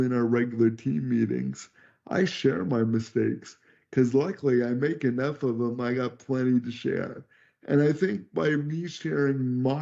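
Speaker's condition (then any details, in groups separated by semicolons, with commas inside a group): Cerebral palsy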